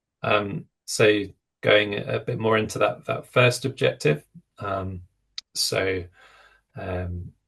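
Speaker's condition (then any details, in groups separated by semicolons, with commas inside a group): No condition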